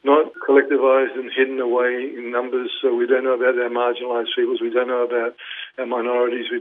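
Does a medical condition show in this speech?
Yes: Parkinson's; led to retirement.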